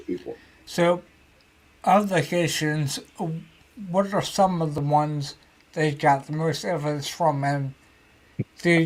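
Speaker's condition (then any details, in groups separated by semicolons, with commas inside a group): Ataxia; may slur speech, may sound drunk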